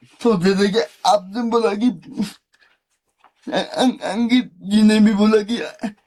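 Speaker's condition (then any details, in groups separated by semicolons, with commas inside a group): Cerebral palsy; since childhood; 40 to 60 percent recovered, runs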